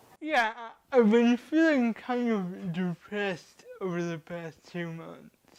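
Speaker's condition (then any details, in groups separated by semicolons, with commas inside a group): Cerebral palsy; caused by birth asphyxia, hearing loss; diagnosed around age 3; dysphagia since birth, feeding tube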